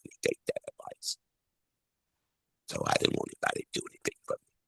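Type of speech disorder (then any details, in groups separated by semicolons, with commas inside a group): Speech with a voice prosthesis; laryngeal cancer, total laryngectomy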